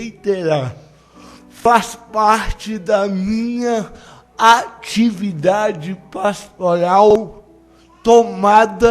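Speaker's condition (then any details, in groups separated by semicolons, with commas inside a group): Cerebral palsy; no speech as child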